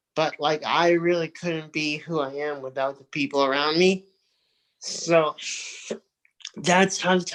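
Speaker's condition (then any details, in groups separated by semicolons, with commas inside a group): Cerebral palsy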